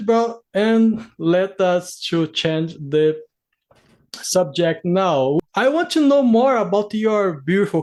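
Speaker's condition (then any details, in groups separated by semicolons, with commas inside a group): No condition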